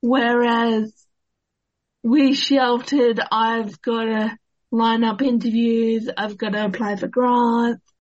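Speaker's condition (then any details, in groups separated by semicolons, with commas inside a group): Cerebral palsy; worsened at start of year 12, low energy, poor balance, unable to move for days, therapies during schooling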